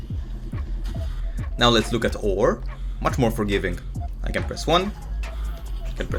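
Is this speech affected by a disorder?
No.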